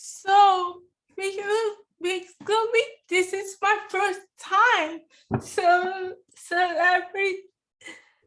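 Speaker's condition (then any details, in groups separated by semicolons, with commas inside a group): Cerebral palsy; affects hand, hand tremor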